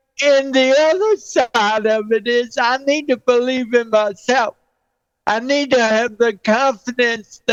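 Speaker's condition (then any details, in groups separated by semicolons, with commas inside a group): Cerebral palsy; present since birth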